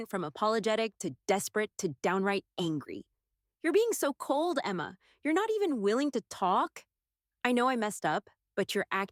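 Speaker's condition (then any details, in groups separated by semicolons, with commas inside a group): No condition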